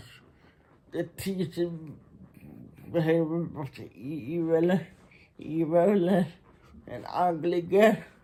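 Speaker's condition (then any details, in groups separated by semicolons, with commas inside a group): Muscular Parkinson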